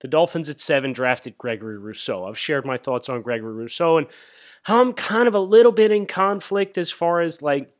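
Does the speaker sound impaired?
No.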